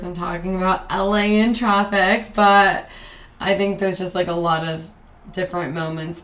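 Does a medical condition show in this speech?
No.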